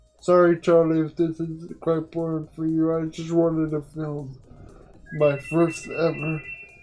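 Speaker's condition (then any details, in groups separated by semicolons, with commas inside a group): Quadriplegic cerebral palsy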